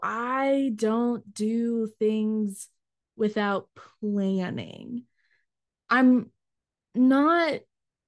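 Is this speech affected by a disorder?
Yes: stuttering; fear of speaking in front of groups, school accommodations for presenting projects, found national stuttering association; stumbles on own name, now stutters freely without guarding speech; here prolonged sounds, blocks.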